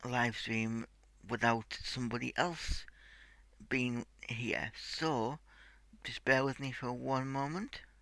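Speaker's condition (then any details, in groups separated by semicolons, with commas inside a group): Cerebral palsy; tight muscles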